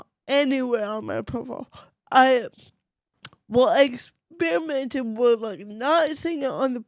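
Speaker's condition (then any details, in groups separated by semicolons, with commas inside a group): Cerebral palsy, mild; affects voice and one hand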